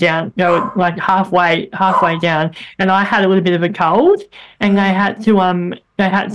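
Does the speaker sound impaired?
Yes: bilateral cleft lip and palate; congenital, first operation at 3 months, many operations, braces before hip-to-mouth bone graft, throat operation, lifelong speech therapy; speech greatly improved after years of speech therapy; as child hard to understand, squeaky, very airy, nasal voice, speech hindered drama.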